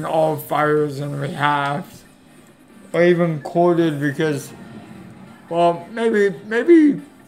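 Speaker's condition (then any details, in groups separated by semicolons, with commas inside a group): Cerebral palsy; affects legs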